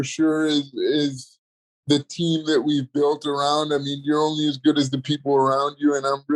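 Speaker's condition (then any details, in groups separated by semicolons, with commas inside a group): Cerebral palsy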